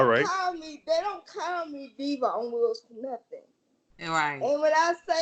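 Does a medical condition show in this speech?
Yes: cerebral palsy; all four limbs, uses wheelchair, baclofen pump.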